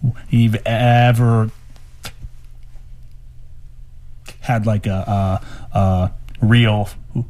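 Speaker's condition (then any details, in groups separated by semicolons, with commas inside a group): Stutter; self-described as breathing problem not mental, breathes wrong; stutter acknowledged on live radio, studio spotlights add anxiety; says everything on one breath until out of air, then breathes in, no stutter when singing; repeated sounds, prolonged sounds, blocks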